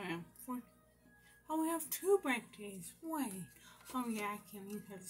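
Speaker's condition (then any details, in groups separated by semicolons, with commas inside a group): Brain injury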